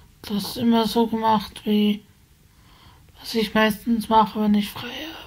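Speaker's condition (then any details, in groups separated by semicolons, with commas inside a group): Spasticity from birth; multiple sclerosis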